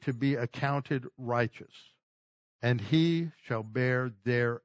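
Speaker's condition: No condition

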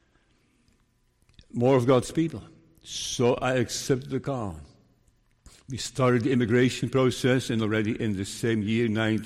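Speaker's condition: Parkinson's disease; still preaching

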